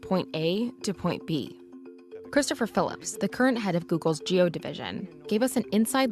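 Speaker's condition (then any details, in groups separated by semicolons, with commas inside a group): No condition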